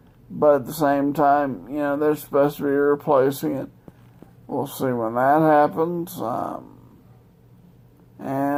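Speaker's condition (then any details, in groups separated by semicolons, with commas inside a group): Multiple sclerosis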